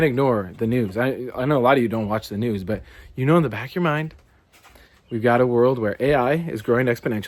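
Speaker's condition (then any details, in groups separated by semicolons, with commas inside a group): No condition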